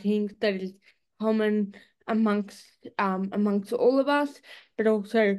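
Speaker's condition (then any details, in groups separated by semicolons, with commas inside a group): Cerebral palsy; eye-controlled speech-generating device; nonverbal, speaks through eye-gaze device, vocal sounds as child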